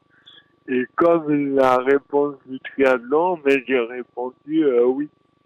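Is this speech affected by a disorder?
Yes: dystonia; neurological brain disorder, oxygen lack impairing muscle supply, from delivery complication, present since birth; 24 years old, just finished running stage of tour; elocution disorder, fine motor impairment.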